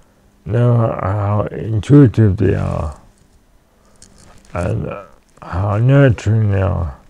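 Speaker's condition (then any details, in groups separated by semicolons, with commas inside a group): Cerebral palsy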